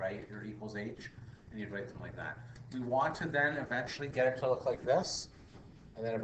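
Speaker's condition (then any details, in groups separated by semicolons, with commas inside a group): No condition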